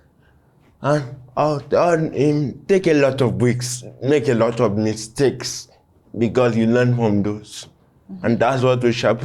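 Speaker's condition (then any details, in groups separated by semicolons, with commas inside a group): Cerebral palsy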